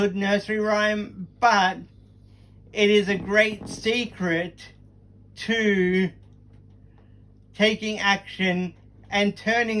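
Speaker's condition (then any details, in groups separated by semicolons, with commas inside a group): Cerebral palsy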